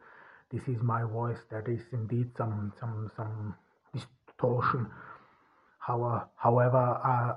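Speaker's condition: Stuttering; voice distorted after surviving gas attacks; unscripted podcast speech in English as non-native speaker; singing voice raw, scratchy and very deep, no voice enhancers; repeated sounds, repeated words, prolonged sounds

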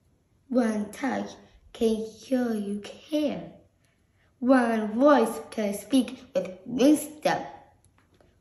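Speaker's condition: Down syndrome

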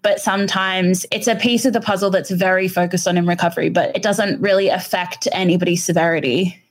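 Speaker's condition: No condition

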